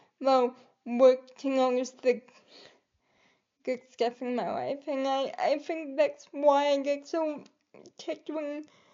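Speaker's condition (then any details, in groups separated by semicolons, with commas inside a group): Cerebral palsy; able to articulate and speak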